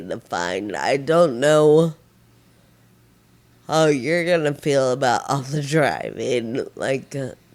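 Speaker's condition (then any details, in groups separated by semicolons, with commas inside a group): Friedreich ataxia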